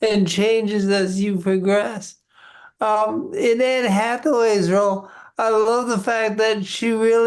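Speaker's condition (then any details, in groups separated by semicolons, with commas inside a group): Parkinson's; deep brain stimulation, surgery four years after diagnosis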